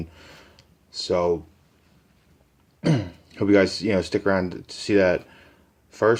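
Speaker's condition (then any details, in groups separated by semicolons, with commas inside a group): No condition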